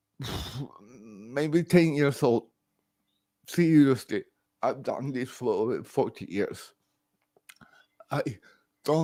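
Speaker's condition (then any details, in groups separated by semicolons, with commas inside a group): Cerebral palsy, severe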